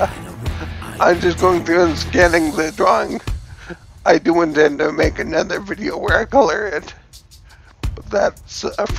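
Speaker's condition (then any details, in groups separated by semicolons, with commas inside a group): Cerebellar ataxia from brain tumour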